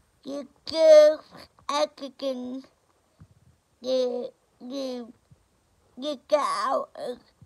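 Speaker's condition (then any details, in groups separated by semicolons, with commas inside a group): Cerebral palsy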